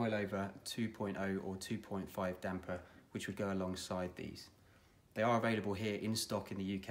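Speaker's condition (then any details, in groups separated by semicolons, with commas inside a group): No condition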